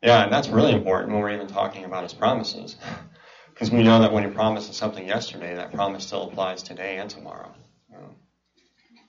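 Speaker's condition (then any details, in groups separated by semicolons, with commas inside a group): Cleft palate and cleft lip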